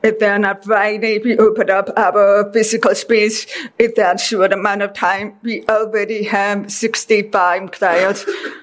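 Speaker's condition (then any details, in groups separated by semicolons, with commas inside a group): Deafness; deaf since childhood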